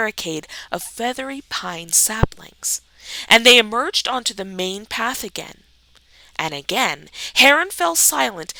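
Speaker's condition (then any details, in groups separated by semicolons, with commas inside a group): No condition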